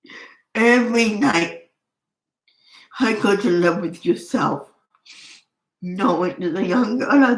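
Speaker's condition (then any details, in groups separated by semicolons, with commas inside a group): Cerebral palsy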